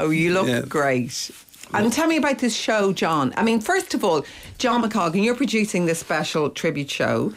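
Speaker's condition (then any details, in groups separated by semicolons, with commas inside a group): No condition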